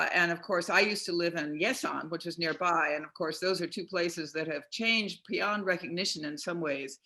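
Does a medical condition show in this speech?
No.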